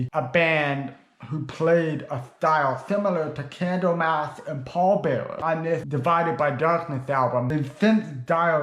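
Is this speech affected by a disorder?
Yes: cerebral palsy.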